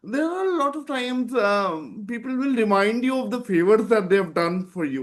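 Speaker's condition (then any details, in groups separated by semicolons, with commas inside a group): Cerebral palsy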